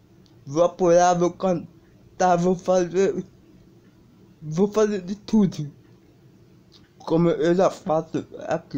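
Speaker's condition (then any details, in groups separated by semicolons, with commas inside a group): Cerebral palsy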